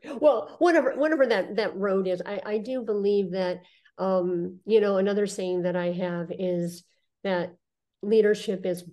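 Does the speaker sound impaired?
Yes: cleft lip and palate; congenital, surgeries from birth to age 5 including ears, first reconstructive surgery at 17, mouthpiece before; spoke funny and whistled before reconstruction at 17.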